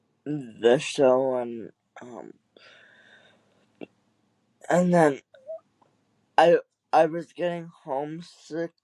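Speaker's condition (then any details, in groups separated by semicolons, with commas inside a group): Cerebral palsy; wheelchair user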